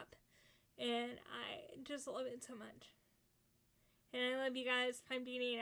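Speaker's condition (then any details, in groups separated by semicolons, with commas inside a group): Cerebral palsy, spastic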